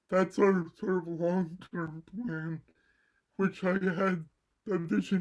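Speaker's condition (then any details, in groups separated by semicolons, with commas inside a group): Cerebral palsy; mild left side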